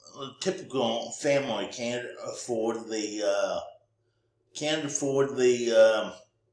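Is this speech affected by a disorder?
Yes: cerebral palsy.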